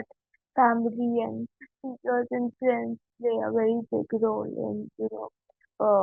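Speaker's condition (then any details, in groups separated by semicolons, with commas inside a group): Cerebral palsy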